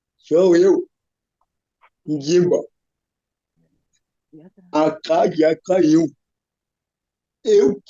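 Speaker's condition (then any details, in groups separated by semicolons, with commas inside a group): Cerebral palsy; physical disability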